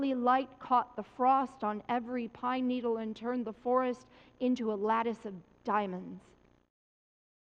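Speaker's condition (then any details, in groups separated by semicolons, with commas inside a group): No condition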